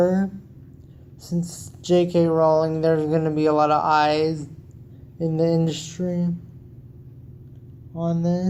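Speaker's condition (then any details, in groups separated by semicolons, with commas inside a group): Cerebral palsy; wheelchair user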